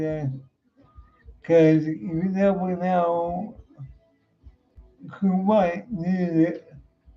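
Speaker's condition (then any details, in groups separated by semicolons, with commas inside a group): Cerebral palsy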